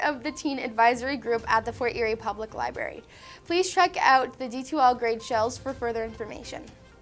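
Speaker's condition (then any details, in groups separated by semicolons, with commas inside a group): No condition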